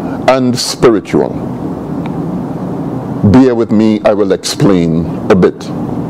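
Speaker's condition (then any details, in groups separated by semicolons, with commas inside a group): No condition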